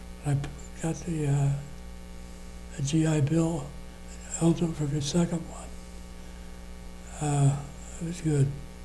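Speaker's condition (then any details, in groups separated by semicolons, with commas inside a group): Parkinson's disease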